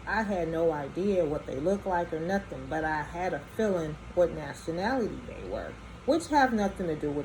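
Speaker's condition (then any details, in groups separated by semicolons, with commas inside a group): No condition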